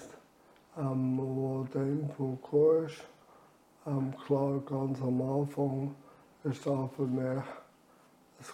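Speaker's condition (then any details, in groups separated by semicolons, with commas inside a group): ALS; handwriting failed early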